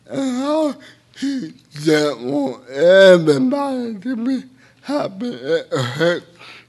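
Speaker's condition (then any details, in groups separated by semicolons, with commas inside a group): Cerebral palsy; a little difficult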